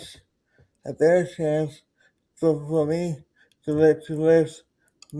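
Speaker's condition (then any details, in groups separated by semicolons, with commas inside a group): Cerebral palsy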